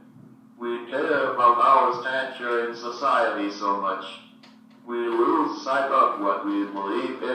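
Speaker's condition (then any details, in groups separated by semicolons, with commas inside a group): Cerebral palsy, speech-generating device, athetoid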